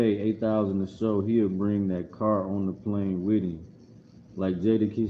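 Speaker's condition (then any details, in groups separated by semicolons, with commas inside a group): No condition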